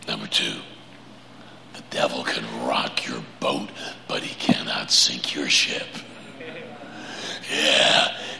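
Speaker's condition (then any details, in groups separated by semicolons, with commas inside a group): Laryngeal cancer; vocal cord cancer, prior chemo and radiation, 35 treatments over about seven weeks; cancer recurred at fourth three-month checkup, laryngectomy scheduled, no spread on MRI, PET scans; deep raspy 'Batman voice', much weaker than before, prosthesis speech planned after laryngectomy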